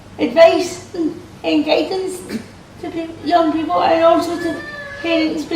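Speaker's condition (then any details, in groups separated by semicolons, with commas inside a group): Cerebral palsy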